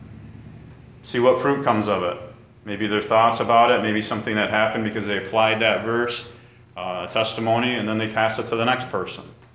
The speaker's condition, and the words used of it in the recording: No condition.